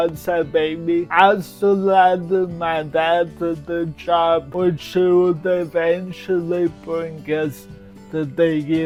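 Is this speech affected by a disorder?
Yes: cerebral palsy; present from birth.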